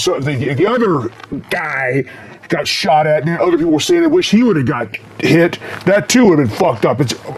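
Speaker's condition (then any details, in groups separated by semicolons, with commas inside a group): No condition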